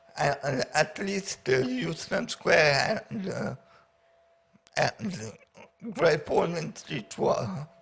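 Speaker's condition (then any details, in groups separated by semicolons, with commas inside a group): Paraplegia with essential tremor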